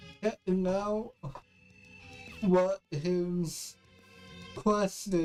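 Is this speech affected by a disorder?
Yes: cerebral palsy; affects voice.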